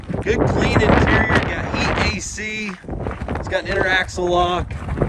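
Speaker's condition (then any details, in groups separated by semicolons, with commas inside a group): No condition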